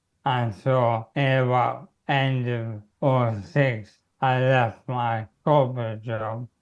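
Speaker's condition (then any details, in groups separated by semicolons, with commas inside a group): Motor neurone disease; symptoms began about a year or more ago; first symptoms were voice problems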